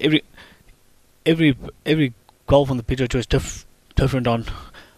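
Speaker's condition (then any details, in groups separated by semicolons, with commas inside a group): Stuttering; onset in childhood, persistent, not expected to go away, accepted around age 21-22; avoided speaking and phone calls while growing up, shy about way of speaking; repeated sounds, repeated words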